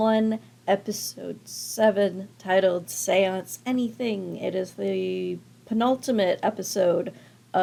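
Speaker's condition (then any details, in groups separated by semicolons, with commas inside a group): No condition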